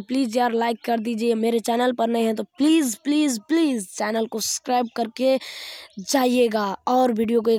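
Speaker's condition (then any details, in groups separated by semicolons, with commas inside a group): No condition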